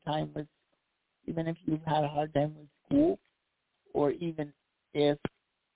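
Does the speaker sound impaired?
Yes: cerebral palsy; walked with walker, daily walking practice down block and back set by father; past challenges speaking up, voice improved over last year, spanish speaker with limited english.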